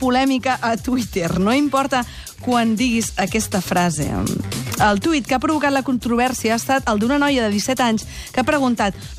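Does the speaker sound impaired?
No.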